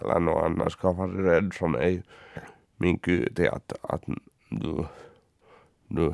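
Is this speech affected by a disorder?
Yes: cerebral palsy; congenital, born two months premature at 1.69 kg, electric wheelchair user.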